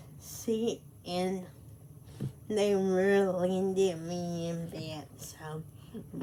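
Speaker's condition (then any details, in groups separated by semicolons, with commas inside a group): Cerebral palsy; speech affected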